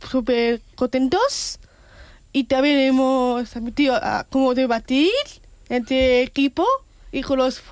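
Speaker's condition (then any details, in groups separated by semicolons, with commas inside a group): Down syndrome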